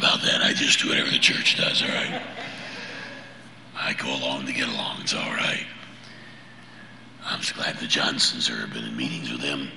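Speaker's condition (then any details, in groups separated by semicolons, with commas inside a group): Laryngeal cancer; vocal cord cancer, prior chemo and radiation, 35 treatments over about seven weeks; deep raspy 'Batman voice', much weaker than before, prosthesis speech planned after laryngectomy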